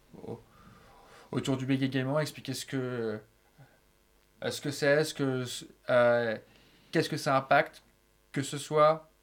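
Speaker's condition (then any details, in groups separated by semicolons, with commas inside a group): Stuttering; stuttering long experienced as difficult, took eloquence contest for people who stutter 7 years ago; frequent word and syllable repetitions, many fillers and hesitations; repeated sounds, prolonged sounds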